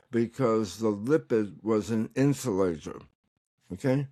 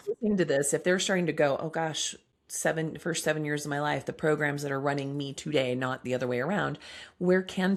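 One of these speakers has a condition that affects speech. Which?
The first: tongue cancer; partial tongue removal, tongue paralyzed by tumor; recovering, tongue exercises; could not speak when paralyzed, expected to improve.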